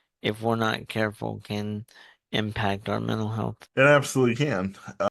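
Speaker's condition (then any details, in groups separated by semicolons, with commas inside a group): Cerebral palsy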